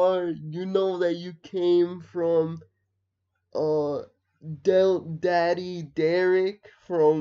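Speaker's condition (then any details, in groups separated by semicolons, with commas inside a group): Cerebral palsy; very bent body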